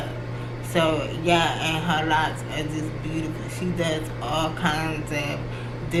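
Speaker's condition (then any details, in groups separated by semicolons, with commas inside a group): Cerebral palsy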